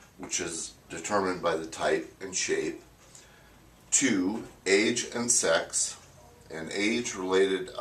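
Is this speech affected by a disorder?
No.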